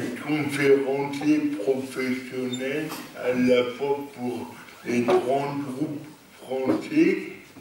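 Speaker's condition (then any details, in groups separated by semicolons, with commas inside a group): Cerebral palsy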